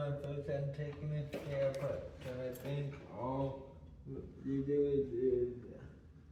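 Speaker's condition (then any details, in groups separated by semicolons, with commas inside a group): Cerebral palsy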